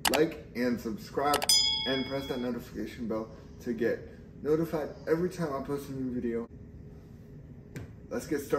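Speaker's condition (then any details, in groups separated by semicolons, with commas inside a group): Cerebral palsy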